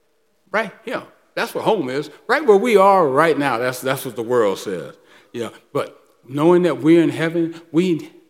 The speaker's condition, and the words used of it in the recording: None; typical speech.